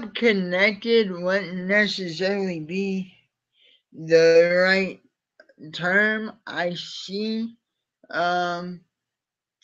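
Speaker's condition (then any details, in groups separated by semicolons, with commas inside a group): Cerebral palsy; from birth, uses wheelchair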